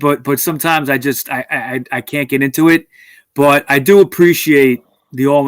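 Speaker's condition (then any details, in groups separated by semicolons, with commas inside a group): No condition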